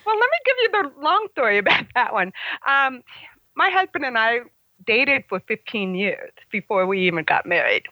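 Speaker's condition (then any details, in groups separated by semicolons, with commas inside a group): Congenital hearing loss; congenital deafness, mother had German measles in pregnancy, about 75% hearing loss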